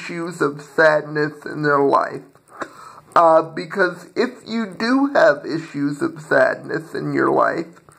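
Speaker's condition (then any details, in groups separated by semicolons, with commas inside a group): Cerebral palsy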